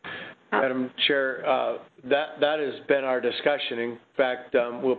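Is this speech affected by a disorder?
No.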